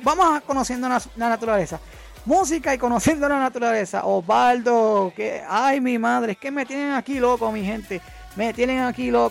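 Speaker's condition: No condition

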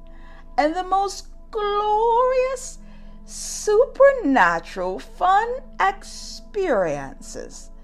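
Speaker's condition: No condition

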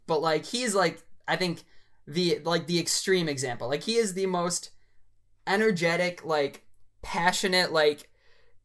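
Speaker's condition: No condition

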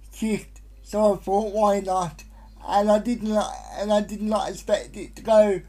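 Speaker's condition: Spastic quadriplegic cerebral palsy, severe

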